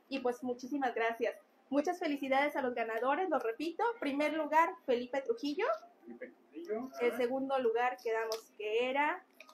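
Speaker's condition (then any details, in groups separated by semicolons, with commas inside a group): No condition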